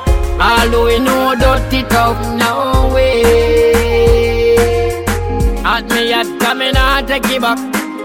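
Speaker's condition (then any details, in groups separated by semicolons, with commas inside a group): No condition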